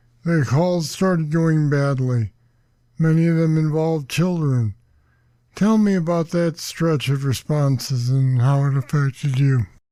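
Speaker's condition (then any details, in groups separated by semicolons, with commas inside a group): Parkinson's disease; deep brain stimulators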